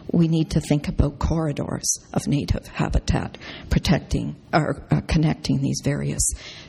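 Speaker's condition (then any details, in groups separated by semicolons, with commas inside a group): No condition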